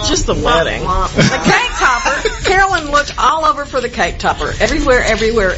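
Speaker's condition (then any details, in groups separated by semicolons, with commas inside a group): No condition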